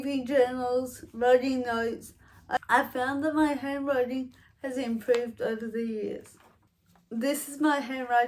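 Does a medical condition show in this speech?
Yes: cerebral palsy, mild.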